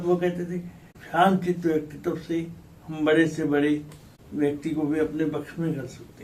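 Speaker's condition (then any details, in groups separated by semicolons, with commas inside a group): Cerebral palsy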